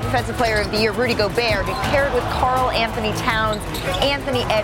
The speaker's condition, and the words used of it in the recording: No condition.